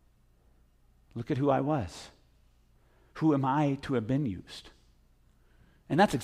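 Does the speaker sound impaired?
No.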